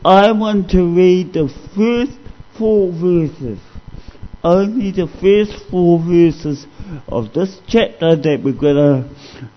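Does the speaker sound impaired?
Yes: cerebral palsy; cerebral palsy from being dropped in infancy while passed between relatives.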